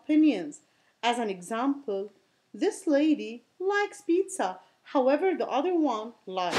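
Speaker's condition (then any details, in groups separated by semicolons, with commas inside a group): No condition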